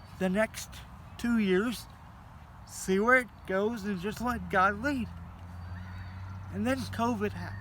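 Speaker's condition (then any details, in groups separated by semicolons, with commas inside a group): Cerebral palsy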